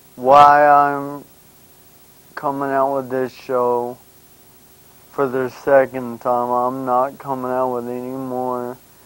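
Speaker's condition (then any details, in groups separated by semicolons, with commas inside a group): Brain injury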